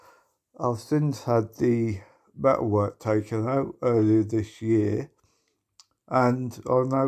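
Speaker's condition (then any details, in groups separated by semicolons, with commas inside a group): Motor neuron disease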